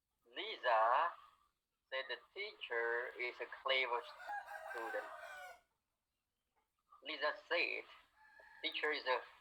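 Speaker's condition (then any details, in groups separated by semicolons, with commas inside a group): No condition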